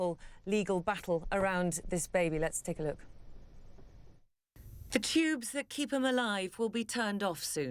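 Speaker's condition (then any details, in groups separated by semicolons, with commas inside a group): No condition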